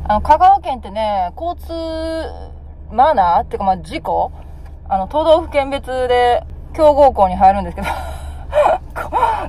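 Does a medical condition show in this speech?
No.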